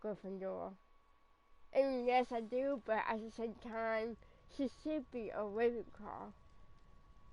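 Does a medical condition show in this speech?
Yes: cerebral palsy.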